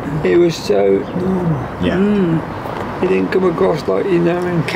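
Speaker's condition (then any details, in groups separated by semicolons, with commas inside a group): Motor neurone disease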